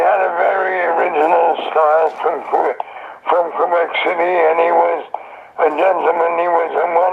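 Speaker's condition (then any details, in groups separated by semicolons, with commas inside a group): Throat cancer; survivor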